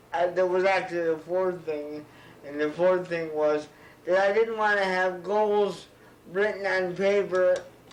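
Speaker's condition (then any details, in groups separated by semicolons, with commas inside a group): Cerebral palsy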